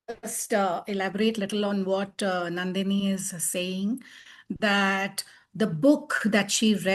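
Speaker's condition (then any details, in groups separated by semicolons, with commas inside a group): No condition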